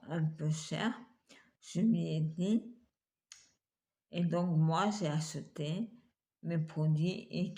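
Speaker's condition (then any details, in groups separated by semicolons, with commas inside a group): Multiple sclerosis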